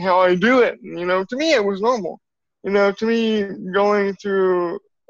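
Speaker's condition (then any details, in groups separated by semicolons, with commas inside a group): Cerebral palsy; from birth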